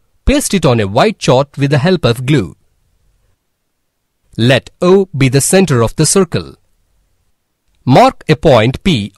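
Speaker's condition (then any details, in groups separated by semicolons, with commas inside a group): No condition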